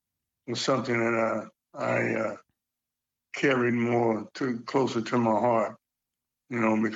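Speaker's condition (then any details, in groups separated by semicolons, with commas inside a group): Parkinson's; age 70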